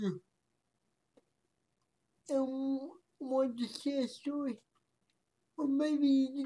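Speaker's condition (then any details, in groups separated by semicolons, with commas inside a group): Cerebral palsy; speech affected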